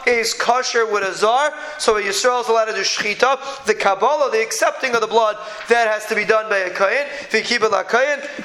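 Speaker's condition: No condition

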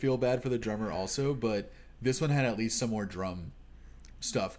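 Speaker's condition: No condition

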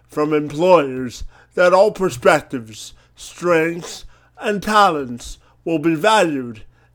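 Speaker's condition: Spastic quadriplegia cerebral palsy; from birth

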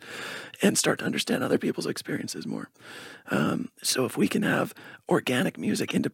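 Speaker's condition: Spasmodic dysphonia; onset age 18, worsened over years, linked to singing training, Botox every 6 weeks offered, energy healing; lower voice less consistent, higher pitch more pinched but words get out

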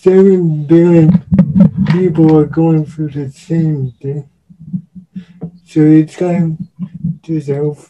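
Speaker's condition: Cerebral palsy; uses wheelchair

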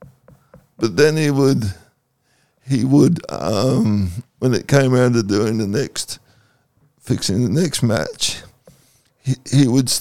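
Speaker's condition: Cerebral palsy; second COVID vaccine dose

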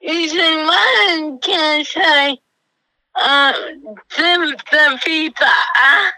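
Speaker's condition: Cerebral palsy; doctor told mother of diagnosis

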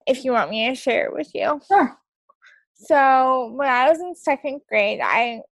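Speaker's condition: Cerebral palsy; wheelchair use

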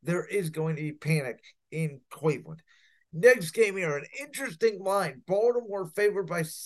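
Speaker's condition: No condition

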